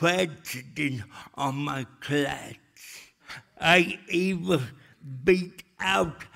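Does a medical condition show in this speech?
Yes: cerebral palsy; speech still affected.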